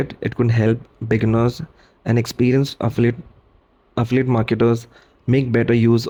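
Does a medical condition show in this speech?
No.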